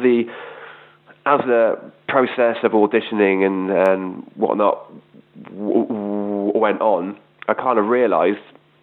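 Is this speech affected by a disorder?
Yes: stammer; still present at 32; still has stammer at 32; stammered ordering a beer on First Dates TV show, date finished words, spoke over; here repeated sounds, prolonged sounds.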